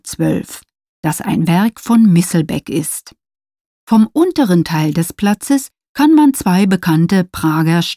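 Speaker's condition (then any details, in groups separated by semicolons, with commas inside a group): No condition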